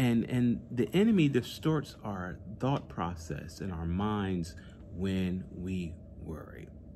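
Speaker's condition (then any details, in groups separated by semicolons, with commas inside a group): No condition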